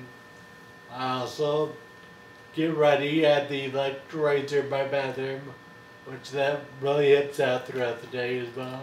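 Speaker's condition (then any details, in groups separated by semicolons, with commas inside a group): Friedreich's ataxia; slightly slurred voice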